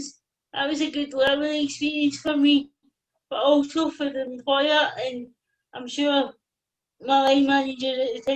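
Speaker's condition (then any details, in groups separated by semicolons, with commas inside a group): Cerebral palsy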